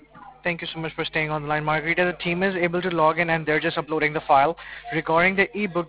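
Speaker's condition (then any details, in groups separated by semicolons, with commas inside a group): No condition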